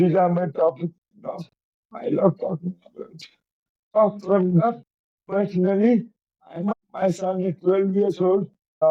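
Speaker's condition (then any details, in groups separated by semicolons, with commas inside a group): Cerebral palsy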